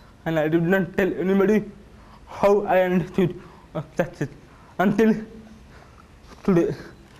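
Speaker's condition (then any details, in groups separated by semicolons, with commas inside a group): Cerebral palsy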